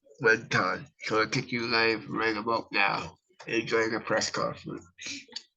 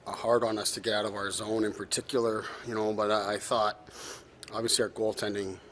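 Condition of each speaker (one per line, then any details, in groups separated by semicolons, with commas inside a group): Cerebral palsy; from birth, affects brain and body muscles
No condition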